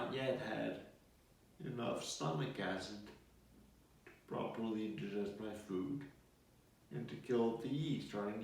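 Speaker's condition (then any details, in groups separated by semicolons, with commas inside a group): Multiple sclerosis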